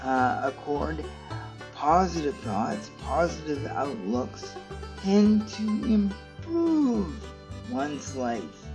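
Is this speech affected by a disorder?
Yes: cerebral palsy; stiff muscles.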